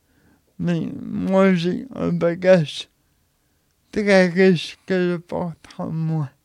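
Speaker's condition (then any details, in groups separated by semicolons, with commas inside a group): Cerebral palsy; age 31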